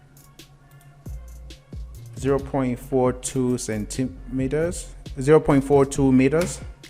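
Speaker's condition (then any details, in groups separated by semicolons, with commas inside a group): No condition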